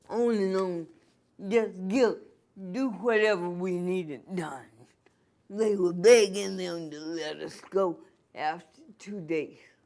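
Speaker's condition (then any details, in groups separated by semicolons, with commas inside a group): Cerebral palsy; cerebral palsy, from birth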